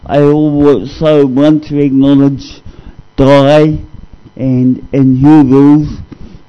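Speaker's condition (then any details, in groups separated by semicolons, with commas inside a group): Cerebral palsy; discovered at age 2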